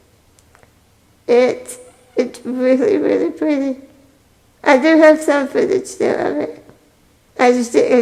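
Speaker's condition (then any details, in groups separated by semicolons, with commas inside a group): Spinal muscular atrophy type 2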